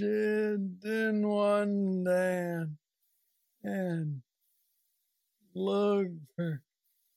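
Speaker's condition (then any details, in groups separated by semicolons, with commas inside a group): Parkinson's disease; no plateau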